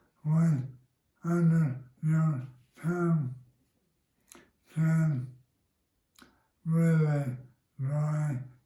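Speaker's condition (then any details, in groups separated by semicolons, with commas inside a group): ALS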